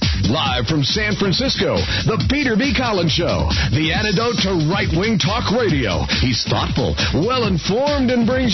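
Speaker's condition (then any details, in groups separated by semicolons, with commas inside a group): No condition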